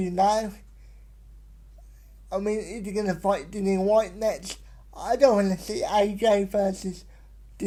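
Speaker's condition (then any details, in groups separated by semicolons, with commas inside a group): Cerebral palsy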